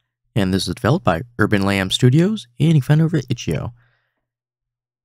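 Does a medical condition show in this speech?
No.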